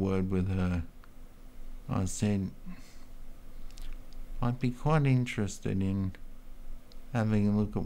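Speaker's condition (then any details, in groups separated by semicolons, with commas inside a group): Multiple sclerosis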